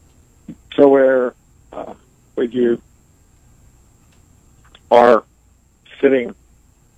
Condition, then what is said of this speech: ALS (motor neuron disease). Doing that full throttle, even though he sits in a wheelchair, barely able to speak.